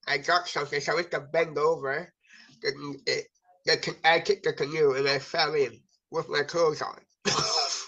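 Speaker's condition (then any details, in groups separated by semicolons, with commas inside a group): Cerebral palsy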